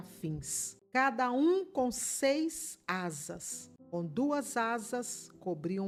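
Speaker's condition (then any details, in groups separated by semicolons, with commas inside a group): No condition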